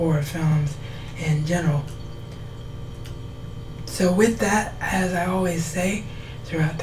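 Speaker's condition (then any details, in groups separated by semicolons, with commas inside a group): Cerebral palsy; wheelchair bound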